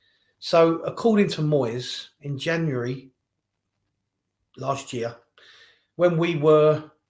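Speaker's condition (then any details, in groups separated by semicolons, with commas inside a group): No condition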